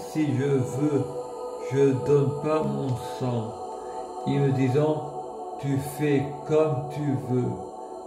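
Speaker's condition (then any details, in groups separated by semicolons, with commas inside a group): Multiple sclerosis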